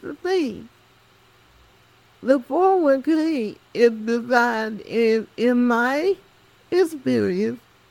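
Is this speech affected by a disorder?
Yes: cerebral palsy; speech affected.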